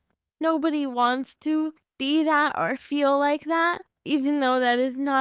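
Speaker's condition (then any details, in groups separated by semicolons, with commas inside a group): Cerebral palsy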